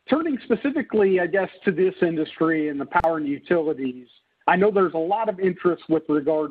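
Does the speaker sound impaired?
No.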